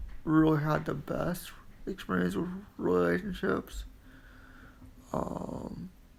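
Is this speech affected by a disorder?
Yes: quadriplegic cerebral palsy.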